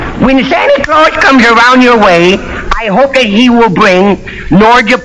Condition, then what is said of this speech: No condition.